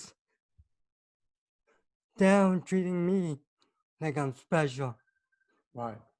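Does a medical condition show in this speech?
Yes: cerebral palsy.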